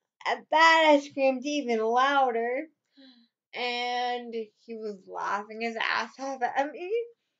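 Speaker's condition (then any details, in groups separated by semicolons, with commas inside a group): Cerebral palsy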